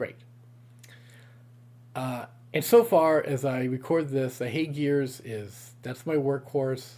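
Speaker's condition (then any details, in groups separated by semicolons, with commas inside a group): No condition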